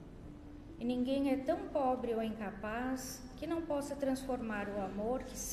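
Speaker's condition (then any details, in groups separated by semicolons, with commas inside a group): No condition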